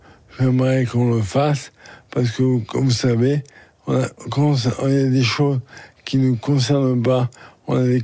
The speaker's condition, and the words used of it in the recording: ALS (motor neuron disease). Et en ce moment-là, dans quelques jours ou semaines, je ne sais pas, je vais perdre ma voix.